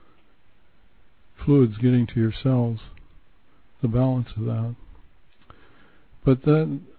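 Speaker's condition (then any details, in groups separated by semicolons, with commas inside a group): Parkinson's; John Coleman's alternative approach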